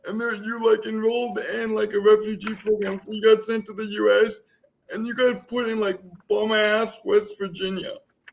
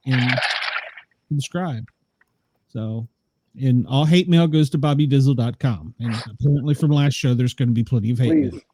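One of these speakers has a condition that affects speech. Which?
The first: cerebral palsy; uses wheelchair; voice affected by condition.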